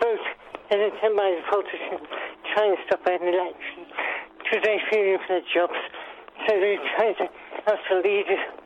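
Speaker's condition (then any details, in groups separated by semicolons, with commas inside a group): Parkinson's; progressive speech decline; speech going downhill fast; barely intelligible tonight, host understanding literally zero words, better at writing than speaking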